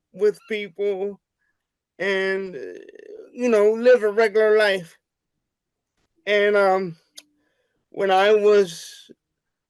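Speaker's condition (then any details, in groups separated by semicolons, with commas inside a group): Cerebral palsy; wheelchair user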